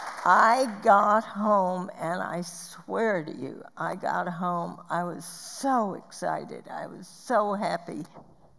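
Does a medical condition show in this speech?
Yes: spasmodic dysphonia.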